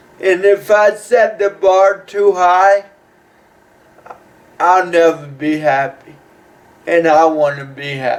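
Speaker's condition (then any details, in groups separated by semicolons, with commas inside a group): Cerebral palsy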